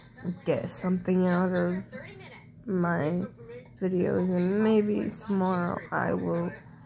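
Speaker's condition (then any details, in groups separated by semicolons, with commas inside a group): Cerebral palsy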